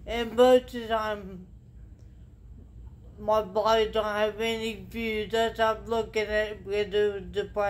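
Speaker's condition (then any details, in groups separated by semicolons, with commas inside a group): Traumatic brain injury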